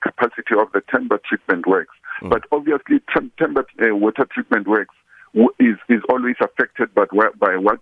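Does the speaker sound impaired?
No.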